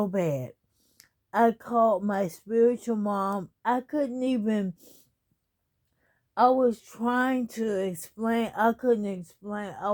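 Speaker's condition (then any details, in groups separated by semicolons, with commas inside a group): ALS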